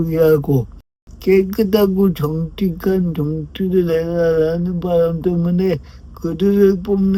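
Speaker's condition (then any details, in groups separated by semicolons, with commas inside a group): Brain lesion disability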